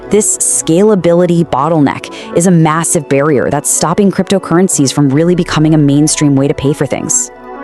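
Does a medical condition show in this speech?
No.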